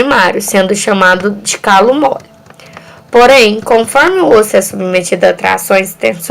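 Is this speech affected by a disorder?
No.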